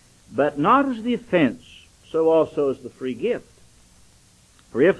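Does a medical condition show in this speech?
No.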